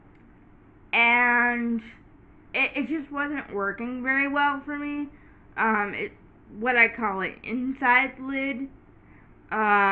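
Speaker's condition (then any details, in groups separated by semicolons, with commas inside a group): Cerebral palsy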